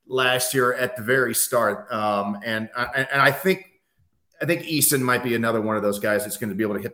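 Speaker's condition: No condition

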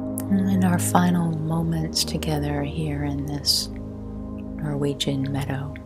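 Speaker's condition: No condition

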